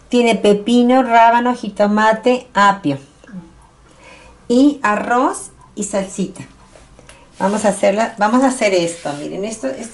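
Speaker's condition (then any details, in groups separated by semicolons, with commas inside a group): No condition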